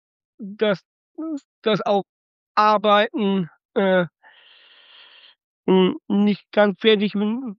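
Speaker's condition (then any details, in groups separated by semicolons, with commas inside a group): Down syndrome (trisomy 21); noticed on ultrasound two days before caesarean birth, St. Vinzenz Krankenhaus Datteln, Frühförderstelle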